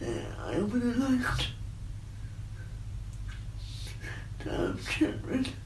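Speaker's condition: Cerebral palsy; lifelong, grew up in residential setting with other disabled children, uses wheelchair; voice sounds a bit off-center

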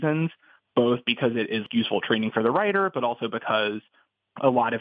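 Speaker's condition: No condition

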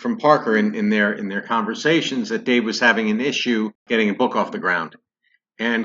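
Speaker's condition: No condition

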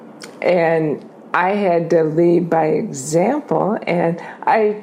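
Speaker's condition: ALS; diagnosis took a year, onset with falling while running and a limp, legs and arms basically paralyzed; disease now affecting mouth, tongue muscles atrophying; tongue weakness, sounds as if after a couple glasses of wine

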